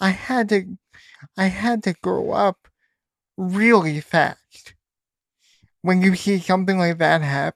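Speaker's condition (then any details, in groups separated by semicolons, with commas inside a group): Cerebral palsy; since birth, uses wheelchair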